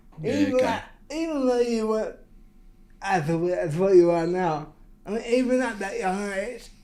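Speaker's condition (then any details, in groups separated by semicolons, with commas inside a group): Cerebral palsy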